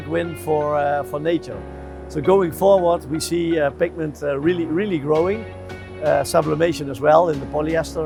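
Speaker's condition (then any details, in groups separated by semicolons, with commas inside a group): No condition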